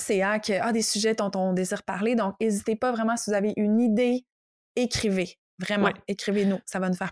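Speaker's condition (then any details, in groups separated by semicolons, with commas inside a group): No condition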